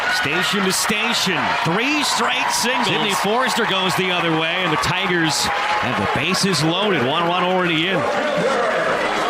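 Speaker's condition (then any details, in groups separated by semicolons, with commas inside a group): No condition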